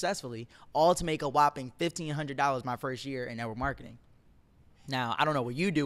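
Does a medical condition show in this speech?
No.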